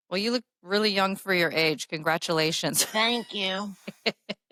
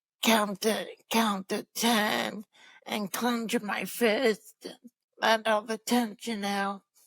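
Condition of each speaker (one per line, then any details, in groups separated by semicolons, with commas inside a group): No condition
Cerebral palsy; birth injury, left hand stronger than right; types with one hand, voice-activated texting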